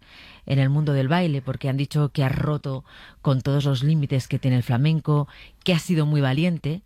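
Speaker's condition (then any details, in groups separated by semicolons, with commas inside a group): No condition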